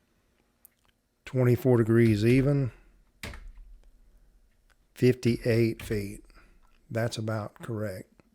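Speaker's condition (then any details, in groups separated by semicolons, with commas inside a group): No condition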